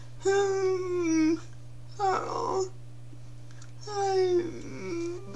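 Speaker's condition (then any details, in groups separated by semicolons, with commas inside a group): Cerebral palsy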